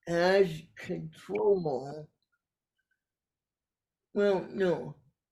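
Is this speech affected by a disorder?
Yes: cerebral palsy; caused by brainstem aneurysm.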